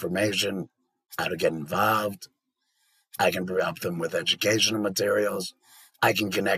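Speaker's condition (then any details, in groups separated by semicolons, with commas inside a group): Laryngectomy; speaks by forcing lung air through prosthesis flap into esophagus, esophageal segment changes speech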